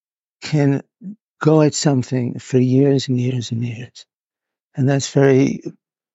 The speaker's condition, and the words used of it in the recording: Parkinson's disease. This is one of the reasons why the audio was tough to capture at different points.